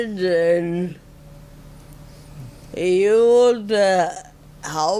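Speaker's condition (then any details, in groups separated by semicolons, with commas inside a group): Friedreich ataxia; some control of all limbs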